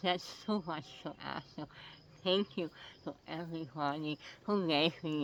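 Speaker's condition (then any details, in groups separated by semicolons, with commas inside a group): Oral cancer; tracheostomy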